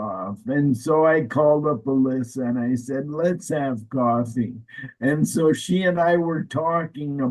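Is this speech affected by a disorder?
Yes: ALS.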